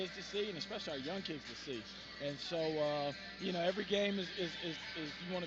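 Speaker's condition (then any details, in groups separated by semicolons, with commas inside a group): No condition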